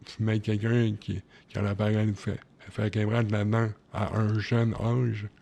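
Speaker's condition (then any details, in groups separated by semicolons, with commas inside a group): Cerebral palsy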